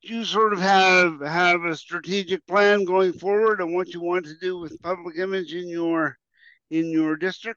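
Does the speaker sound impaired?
Yes: cerebral palsy; some 40 years ago.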